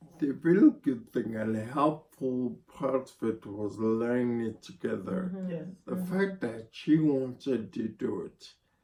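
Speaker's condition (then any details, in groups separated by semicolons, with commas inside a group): Spinocerebellar ataxia (sca7)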